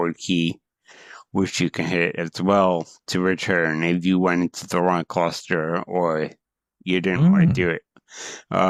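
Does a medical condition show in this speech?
Yes: cerebral palsy.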